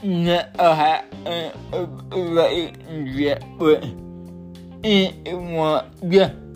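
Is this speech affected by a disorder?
Yes: cerebral palsy.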